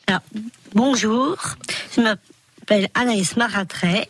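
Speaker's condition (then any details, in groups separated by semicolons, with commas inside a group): Down syndrome (Trisomy 21); age 31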